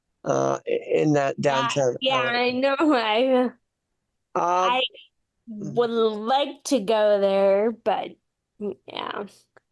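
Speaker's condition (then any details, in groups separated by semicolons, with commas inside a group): Friedreich's ataxia; progressive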